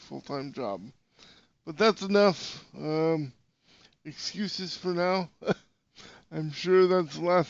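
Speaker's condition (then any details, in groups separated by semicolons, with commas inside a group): Cerebral palsy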